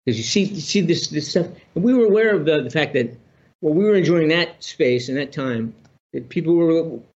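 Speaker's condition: Parkinson's disease; relearned walking

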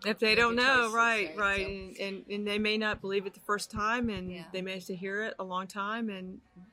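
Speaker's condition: No condition

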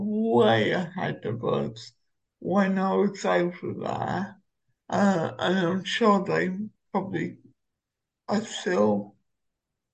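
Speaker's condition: Cerebral palsy; uses Omeo wheelchair

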